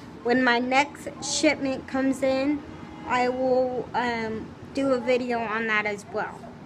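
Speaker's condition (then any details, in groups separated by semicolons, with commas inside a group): Cerebral palsy, spastic, severe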